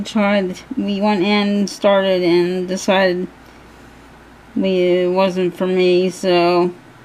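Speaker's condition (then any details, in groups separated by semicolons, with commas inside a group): Cerebral palsy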